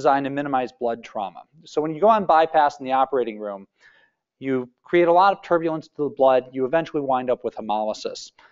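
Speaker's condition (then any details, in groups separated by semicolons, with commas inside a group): No condition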